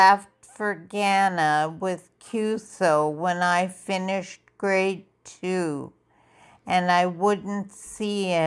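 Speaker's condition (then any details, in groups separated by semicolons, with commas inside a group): Multiple sclerosis; diagnosed at age 17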